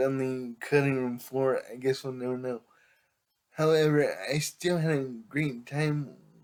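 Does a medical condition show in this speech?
Yes: cerebral palsy; able to speak.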